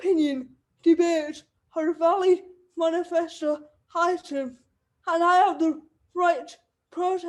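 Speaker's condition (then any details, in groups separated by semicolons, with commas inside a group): Cerebral palsy; wheelchair user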